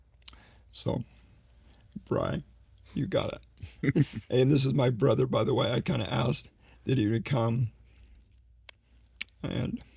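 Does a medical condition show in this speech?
Yes: ALS; needs voice rest during conversation.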